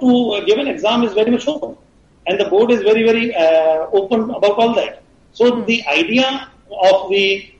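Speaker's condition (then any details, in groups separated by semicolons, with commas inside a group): No condition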